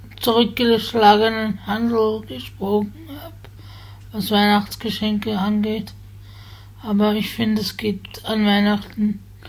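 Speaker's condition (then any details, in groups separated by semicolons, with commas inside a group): Spasticity from birth; multiple sclerosis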